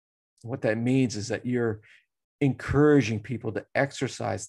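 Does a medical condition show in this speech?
No.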